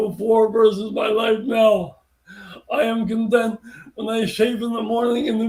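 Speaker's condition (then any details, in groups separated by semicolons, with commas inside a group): Brain injury; speech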